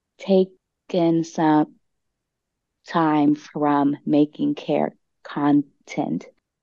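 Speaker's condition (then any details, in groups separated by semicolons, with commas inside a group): Stuttering; discloses stutter at start of conversations; prolonged sounds, blocks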